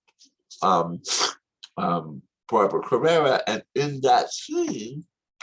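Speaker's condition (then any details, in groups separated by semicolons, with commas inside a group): Tongue cancer surgery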